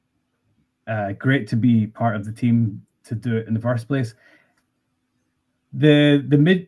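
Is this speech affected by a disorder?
No.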